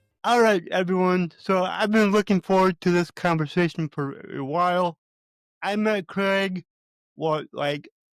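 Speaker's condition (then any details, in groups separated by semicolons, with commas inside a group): Cerebral palsy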